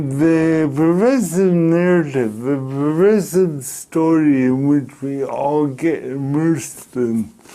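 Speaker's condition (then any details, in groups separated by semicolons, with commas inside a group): Cerebral palsy; present from birth; years of speech therapy, often misunderstood, breath and articulation effortful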